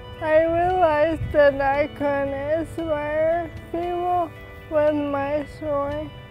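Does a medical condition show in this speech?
Yes: amyotrophic lateral sclerosis; about three years since diagnosis.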